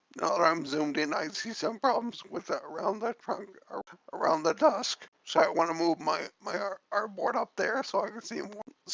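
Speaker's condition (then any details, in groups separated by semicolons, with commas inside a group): Cerebellar ataxia from brain tumour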